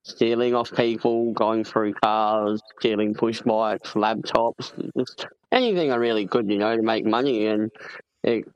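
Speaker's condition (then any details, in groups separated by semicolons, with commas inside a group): Cleft palate; congenital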